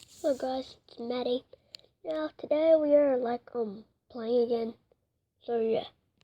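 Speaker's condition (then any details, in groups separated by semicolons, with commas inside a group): No condition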